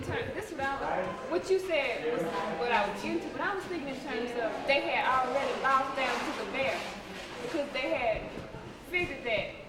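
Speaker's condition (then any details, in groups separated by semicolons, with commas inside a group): No condition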